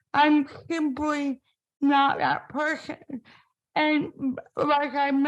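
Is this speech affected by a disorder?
Yes: spastic cerebral palsy; impaired speech.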